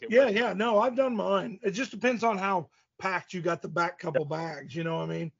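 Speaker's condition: No condition

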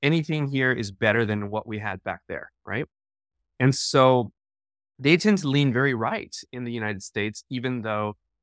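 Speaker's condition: No condition

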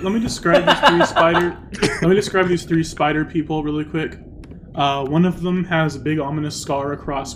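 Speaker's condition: No condition

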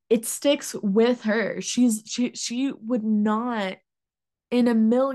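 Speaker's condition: Stuttering; including blocks; more overwhelming than other stuttering, talking exhausting, fear of speaking; repeated words, blocks

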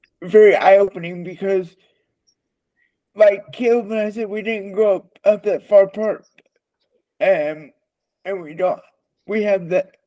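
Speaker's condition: Cerebral palsy; since childhood

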